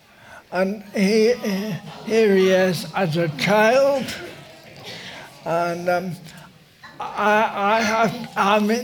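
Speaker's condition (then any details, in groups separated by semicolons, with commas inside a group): Motor neurone disease; uses wheelchair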